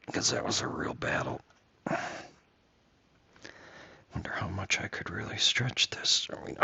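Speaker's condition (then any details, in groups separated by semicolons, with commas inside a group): No condition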